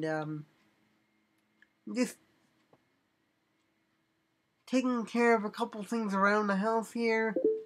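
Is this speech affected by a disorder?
Yes: cerebral palsy.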